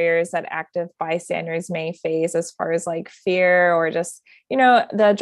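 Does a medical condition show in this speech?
No.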